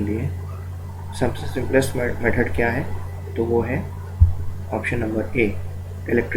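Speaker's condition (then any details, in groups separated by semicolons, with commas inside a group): No condition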